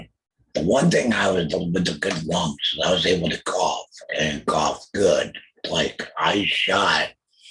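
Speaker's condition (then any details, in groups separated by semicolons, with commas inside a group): Total laryngectomy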